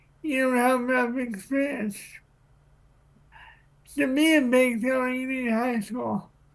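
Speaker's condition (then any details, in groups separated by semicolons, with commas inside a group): Cerebral palsy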